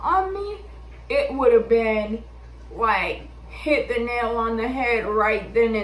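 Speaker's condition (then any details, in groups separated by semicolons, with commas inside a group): Cerebral palsy; affects balance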